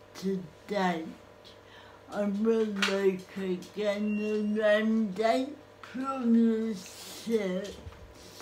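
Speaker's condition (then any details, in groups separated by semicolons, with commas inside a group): Cerebral palsy; spastic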